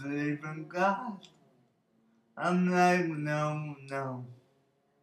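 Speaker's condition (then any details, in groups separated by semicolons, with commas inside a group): Birth oxygen deprivation brain injury; walking, talking and dancing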